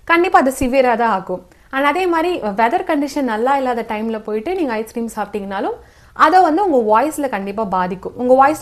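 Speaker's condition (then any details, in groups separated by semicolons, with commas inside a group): No condition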